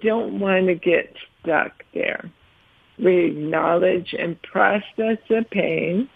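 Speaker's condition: ALS; ALS at 47 after a year of running into walls, no use of hands, arms, legs; tongue affected, speaks more slowly than before, worried about voice, held up over 15 minutes

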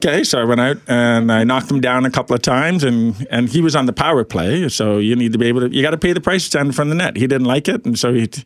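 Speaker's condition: Profound hearing loss, orally deaf

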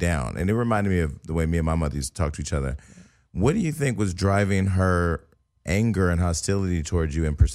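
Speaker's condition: No condition

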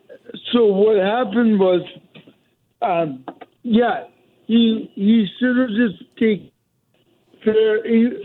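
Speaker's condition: Cerebral palsy; able to walk and run until a couple of years ago, mobility declined since; speech impediment, voice more heightened when tense or nervous, may be heard as aggressive

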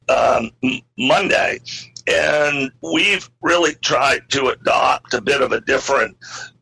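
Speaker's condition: Spasmodic dysphonia; spoke little to protect it

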